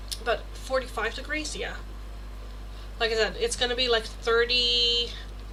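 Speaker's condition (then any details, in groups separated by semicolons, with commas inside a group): No condition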